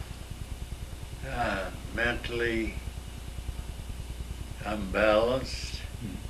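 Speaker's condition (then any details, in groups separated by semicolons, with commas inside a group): Myasthenia gravis; neurological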